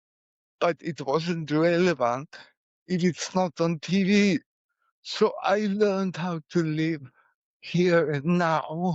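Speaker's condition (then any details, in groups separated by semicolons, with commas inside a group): Cerebral palsy; poor speech as a child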